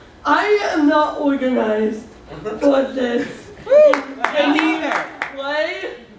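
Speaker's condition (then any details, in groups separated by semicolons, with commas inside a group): Cerebral palsy; speech slightly off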